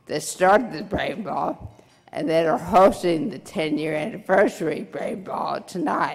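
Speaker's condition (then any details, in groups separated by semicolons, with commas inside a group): Brain injury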